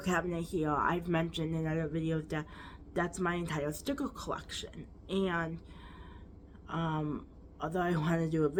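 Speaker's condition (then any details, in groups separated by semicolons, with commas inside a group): Cerebral palsy, quadriplegic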